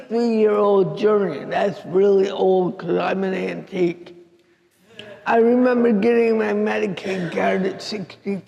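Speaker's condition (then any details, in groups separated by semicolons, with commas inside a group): Cerebral palsy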